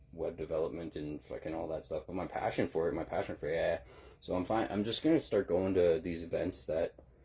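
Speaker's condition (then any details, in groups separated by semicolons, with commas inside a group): No condition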